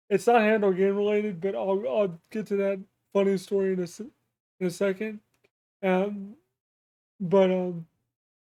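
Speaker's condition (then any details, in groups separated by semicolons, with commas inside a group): Cerebral palsy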